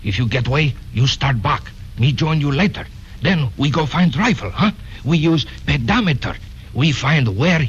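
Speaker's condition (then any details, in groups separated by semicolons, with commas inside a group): No condition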